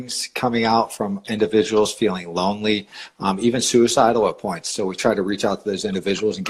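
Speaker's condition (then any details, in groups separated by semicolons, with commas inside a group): No condition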